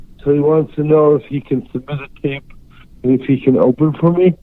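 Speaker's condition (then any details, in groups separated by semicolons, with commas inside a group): Cerebral palsy; unable to write or type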